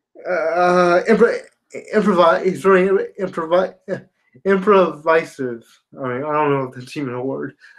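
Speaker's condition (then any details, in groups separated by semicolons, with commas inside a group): Spastic quadriplegia cerebral palsy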